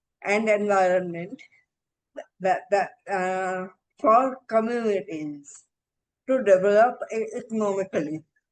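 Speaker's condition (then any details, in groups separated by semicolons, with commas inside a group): Encephalitis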